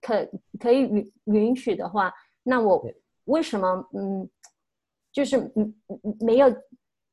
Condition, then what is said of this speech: Stuttering. 啊，所以我就认为，哎，我为什么我自言自语的时候不口吃，但是我一个人讲话的时候就会口吃呢？